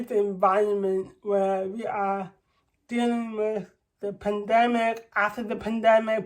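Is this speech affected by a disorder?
Yes: cerebral palsy.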